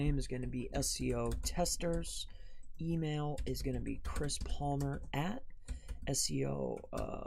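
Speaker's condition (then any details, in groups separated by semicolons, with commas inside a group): No condition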